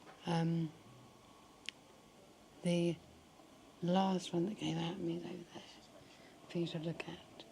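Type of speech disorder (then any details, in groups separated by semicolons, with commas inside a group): Speech with a speaking valve; tracheostomy with speaking valve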